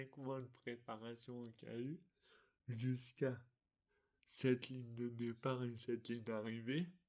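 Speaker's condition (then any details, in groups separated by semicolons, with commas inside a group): Dystonia; articulation difficulties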